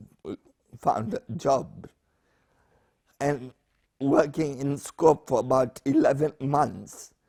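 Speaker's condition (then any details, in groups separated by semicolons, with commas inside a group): Spastic paraplegia with essential tremor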